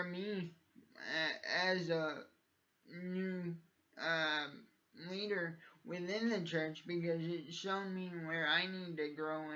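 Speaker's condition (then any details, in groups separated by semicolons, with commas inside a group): Cerebral palsy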